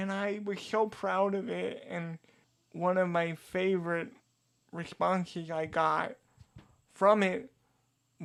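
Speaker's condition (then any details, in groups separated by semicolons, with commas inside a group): Cerebral palsy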